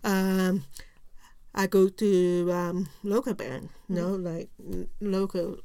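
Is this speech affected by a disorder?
Yes: profound deafness; learned to speak and lip-read in early oral pre-preschool program, encouraged to speak, mainstreamed.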